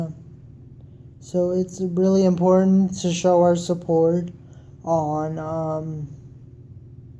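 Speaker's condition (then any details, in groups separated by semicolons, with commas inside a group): Cerebral palsy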